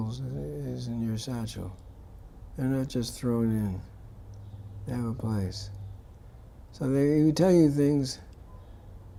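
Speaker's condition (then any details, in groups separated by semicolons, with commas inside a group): Parkinson's disease; about 15 years since diagnosis, on medication, limited typing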